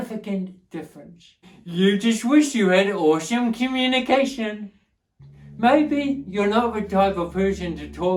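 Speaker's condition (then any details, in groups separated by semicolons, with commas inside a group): Cerebral palsy; slightly atypical speech, shaky voice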